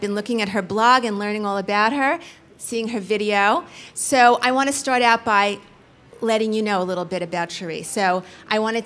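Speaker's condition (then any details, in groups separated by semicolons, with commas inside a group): No condition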